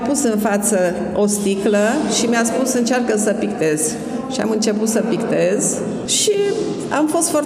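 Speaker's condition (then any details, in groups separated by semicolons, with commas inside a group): No condition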